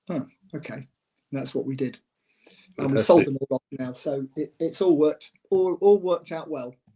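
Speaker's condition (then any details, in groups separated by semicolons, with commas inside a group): No condition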